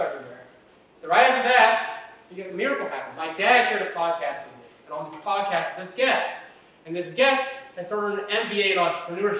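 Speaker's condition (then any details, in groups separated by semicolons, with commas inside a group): No condition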